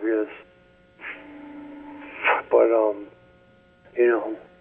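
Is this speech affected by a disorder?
Yes: ALS; speech getting worse.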